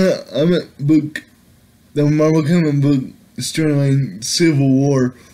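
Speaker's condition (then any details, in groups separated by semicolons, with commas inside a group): Cerebral palsy; affects all muscles; able to speak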